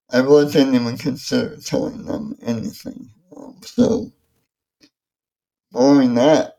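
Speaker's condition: ALS; speech affected

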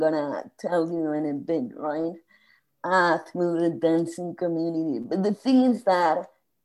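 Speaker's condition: Spasmodic dysphonia; hard to get words out

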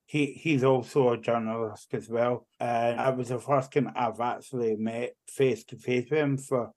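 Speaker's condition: Cerebral palsy; childhood speech hard for others to understand, speech therapy at school, learned to talk

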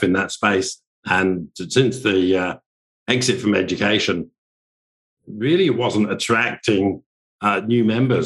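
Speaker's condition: No condition

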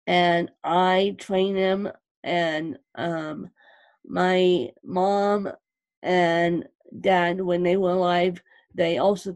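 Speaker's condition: Cerebral palsy; lack of oxygen injury at birth from preterm labor

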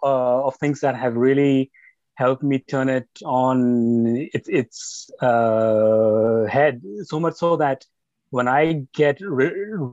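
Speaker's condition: Stutter; stutter since age nine, severe until about 25, 10-day slow-speech therapy clinic, once completely fluent; pauses, words sometimes stuck, more fluent at slower rate, switches feared words, fluent talking to self; repeated sounds, prolonged sounds

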